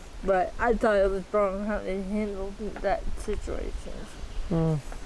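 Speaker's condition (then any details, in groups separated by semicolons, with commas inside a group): Athetoid cerebral palsy, moderate; age 40, GMFCS level 3/4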